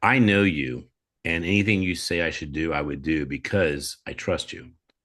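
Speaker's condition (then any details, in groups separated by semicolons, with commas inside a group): No condition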